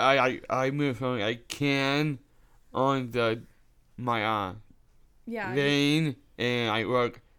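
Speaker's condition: Down syndrome; supplements and fish oil reportedly helping talking, less need to repeat, more confident

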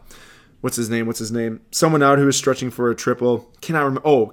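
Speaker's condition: No condition

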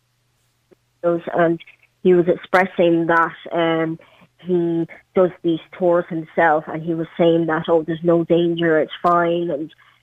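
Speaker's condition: Cleft palate; congenital, parents' Chernobyl radiation exposure, premature, over twenty surgeries, leg amputated, prosthetic limb age 12

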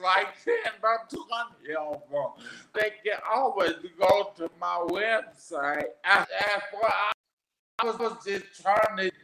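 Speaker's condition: Aphasia after stroke; about 13 years since stroke

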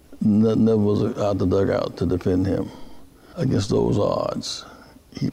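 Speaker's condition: Parkinson's disease; recent diagnosis, dopamine medication four times daily, physical and occupational therapy, big stretches, exaggerated movements

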